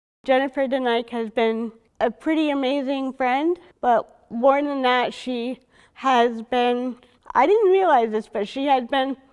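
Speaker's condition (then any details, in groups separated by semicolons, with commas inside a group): Cerebral palsy; present from birth; moderate to severe hearing loss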